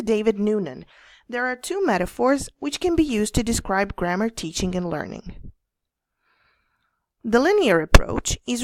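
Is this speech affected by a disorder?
No.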